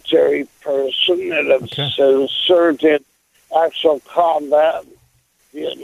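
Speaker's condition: Stroke; stroke at age 75; recent stroke; apologizes for presentation of speech after stroke, asks listeners to look for substance

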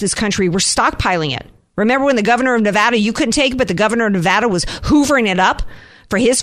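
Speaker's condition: No condition

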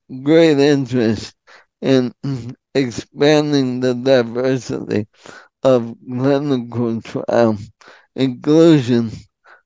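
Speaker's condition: ALS; speaks in full sentences

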